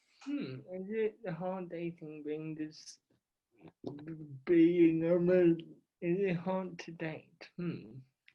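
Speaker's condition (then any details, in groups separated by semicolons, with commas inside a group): Cerebral palsy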